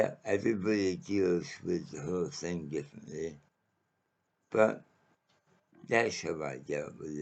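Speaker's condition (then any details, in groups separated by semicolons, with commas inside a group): Mouth cancer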